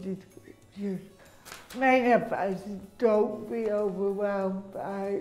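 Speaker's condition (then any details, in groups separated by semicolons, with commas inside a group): Cerebral palsy; affects speech and movement; speech impediment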